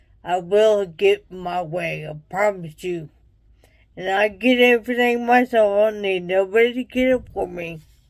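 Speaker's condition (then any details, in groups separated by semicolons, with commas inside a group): Traumatic brain injury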